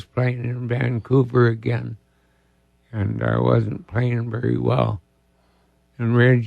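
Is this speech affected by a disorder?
Yes: ALS; diagnosed about two years ago.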